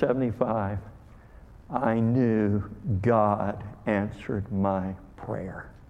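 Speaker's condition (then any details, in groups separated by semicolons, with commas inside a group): Cleft lip and palate; called hair lip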